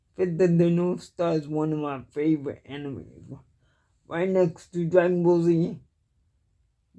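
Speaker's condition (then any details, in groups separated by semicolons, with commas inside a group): Cerebral palsy; cannot walk, uses wheelchair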